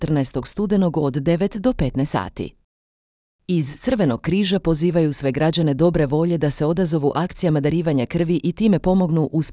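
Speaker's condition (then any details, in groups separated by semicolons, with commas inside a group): No condition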